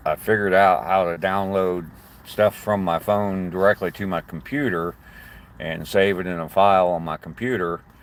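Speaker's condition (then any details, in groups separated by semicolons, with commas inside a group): No condition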